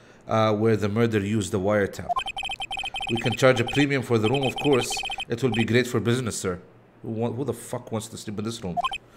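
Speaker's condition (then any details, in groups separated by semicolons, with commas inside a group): No condition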